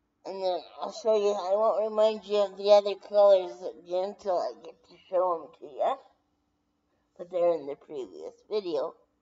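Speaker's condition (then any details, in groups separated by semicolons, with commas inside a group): Brain injury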